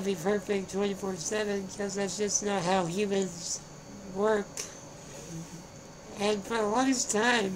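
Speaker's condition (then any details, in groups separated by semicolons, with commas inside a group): Spinal muscular atrophy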